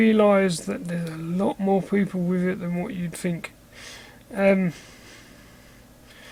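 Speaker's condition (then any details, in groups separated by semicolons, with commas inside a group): Cerebral palsy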